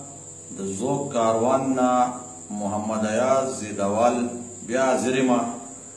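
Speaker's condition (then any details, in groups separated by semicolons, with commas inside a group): No condition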